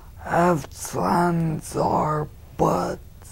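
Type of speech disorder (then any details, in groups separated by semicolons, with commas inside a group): Spastic dysarthria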